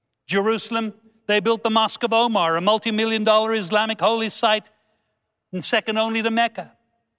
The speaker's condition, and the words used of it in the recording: No condition.